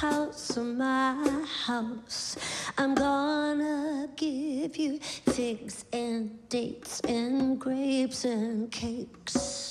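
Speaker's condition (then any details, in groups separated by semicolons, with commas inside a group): No condition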